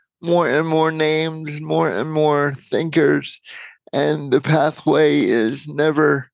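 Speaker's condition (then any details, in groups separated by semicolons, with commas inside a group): Cerebral palsy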